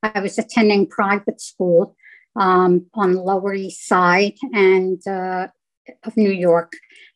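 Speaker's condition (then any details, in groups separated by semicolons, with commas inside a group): Deafness; deafness since school years, unnoticed by self and parents, long-term hearing aid user; hearing in one ear starting to decrease, wears hearing aid, deaf without it; speech sounds very good, others remark on speaking so well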